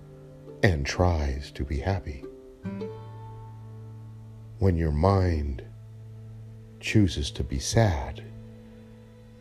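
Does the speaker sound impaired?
No.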